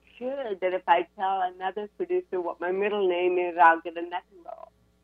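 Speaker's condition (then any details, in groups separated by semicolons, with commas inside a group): Cerebral palsy; crutches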